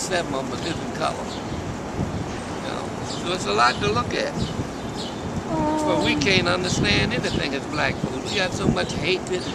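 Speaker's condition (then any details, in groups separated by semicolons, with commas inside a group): No condition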